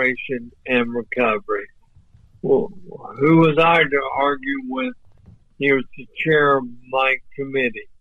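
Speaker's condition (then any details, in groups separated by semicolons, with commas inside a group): ALS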